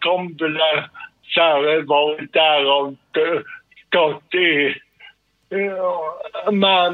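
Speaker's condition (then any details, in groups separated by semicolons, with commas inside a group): Cerebral palsy; considered a functional impairment not a disease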